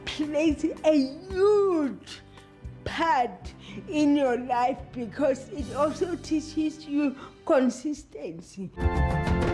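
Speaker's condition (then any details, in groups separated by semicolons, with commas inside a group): Cerebral palsy; speech impediment from muscle stiffness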